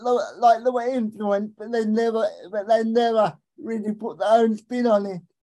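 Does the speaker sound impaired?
Yes: cerebral palsy; able to communicate, stutters a lot, worse when distracted by several things.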